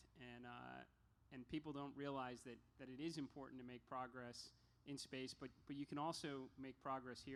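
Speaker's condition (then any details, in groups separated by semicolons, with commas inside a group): No condition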